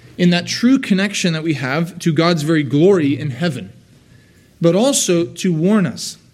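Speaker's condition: No condition

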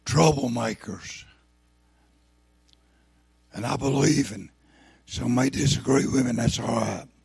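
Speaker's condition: Throat cancer, lost vocal cord

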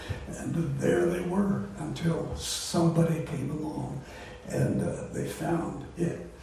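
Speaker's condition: Voice disorder; not contagious

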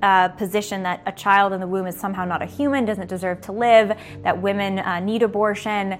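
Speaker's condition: No condition

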